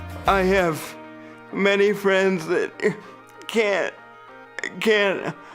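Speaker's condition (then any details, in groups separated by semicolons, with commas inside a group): Cerebral palsy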